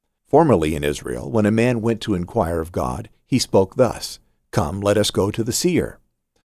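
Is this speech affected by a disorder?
No.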